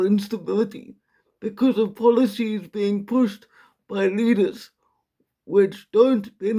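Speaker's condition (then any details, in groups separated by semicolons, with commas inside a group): Quadriplegic cerebral palsy; may sound strange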